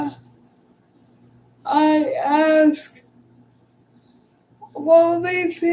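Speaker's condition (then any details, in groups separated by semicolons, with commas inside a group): Cerebral palsy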